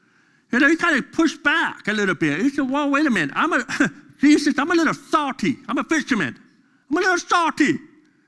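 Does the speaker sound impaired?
Yes: deafness; deaf during school years.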